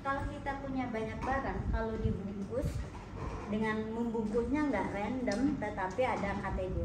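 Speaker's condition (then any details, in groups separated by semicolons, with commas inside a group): No condition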